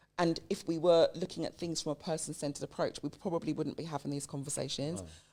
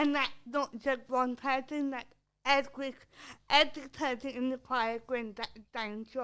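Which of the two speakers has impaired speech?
The second: cerebral palsy.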